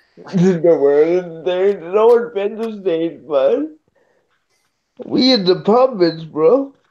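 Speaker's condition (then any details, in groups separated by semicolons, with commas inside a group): Cerebral palsy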